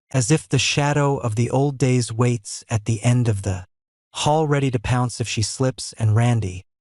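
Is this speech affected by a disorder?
No.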